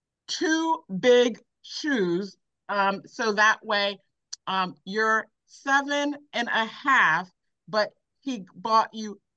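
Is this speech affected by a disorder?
Yes: aphasia after stroke; cause stroke; comprehends well but cannot repeat, viewer describes speech as clear.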